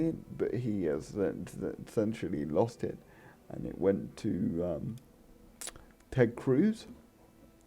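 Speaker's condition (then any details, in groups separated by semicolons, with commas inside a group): Cerebral palsy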